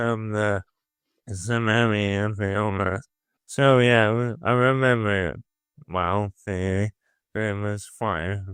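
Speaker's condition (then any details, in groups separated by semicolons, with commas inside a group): Motor neuron disease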